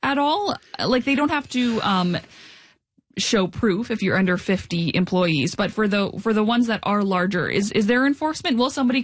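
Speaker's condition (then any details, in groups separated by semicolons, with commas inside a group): No condition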